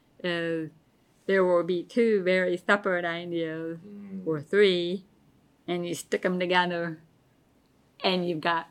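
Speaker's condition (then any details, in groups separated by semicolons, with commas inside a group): Deafness; relies on hearing aids and lip reading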